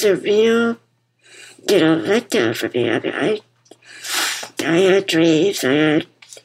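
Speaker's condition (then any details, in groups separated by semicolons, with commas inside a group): Muscular dystrophy; congenital muscular dystrophy, diagnosed as toddler, relies on others for most daily living activities; wears BiPAP machine to help breathing; BiPAP machine audible while talking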